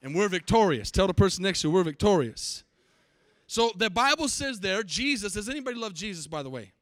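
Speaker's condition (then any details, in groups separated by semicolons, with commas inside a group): No condition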